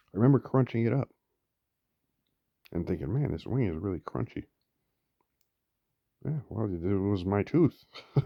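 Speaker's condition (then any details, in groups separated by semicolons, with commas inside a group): No condition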